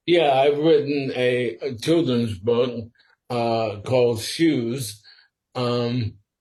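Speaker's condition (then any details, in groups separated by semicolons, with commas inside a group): Sporadic ALS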